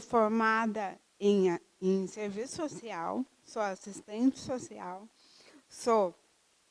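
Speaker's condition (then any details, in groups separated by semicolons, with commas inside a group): Cerebral palsy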